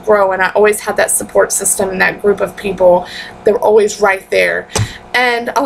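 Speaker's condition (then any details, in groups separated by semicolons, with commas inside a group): No condition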